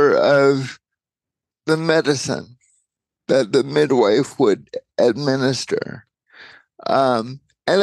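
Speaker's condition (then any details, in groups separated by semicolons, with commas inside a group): Cerebral palsy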